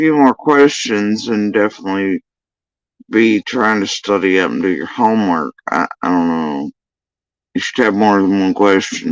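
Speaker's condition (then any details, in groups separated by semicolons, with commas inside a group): Facial paralysis after surgery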